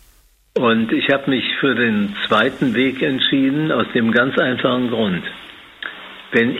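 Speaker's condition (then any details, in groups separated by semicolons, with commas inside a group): Parkinson's disease; Professor Volkmann of Würzburg University involved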